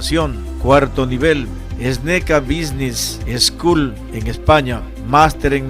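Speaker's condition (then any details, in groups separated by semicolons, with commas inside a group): No condition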